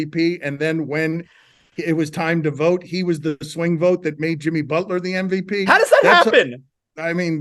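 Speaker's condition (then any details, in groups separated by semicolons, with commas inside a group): No condition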